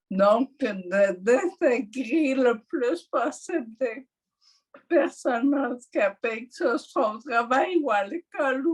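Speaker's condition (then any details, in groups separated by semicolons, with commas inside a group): Mild dysarthria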